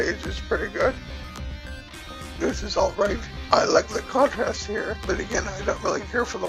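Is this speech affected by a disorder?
Yes: cerebellar ataxia from brain tumour.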